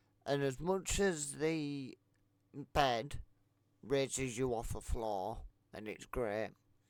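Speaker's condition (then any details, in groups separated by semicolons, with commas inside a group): Multiple sclerosis; affects legs; legs weak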